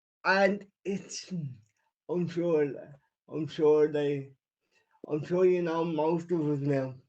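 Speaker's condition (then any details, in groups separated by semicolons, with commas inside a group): Cerebral palsy; wheelchair user since childhood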